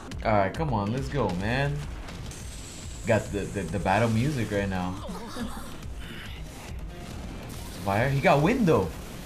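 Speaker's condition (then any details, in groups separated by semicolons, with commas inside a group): No condition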